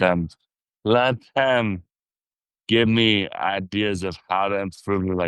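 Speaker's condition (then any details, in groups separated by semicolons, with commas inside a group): Traumatic brain injury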